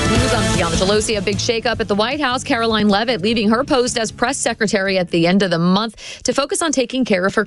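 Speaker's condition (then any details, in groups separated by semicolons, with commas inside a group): No condition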